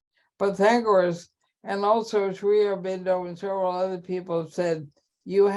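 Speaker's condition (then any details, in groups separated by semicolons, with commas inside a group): ALS; terminal, cannot handwrite, can still type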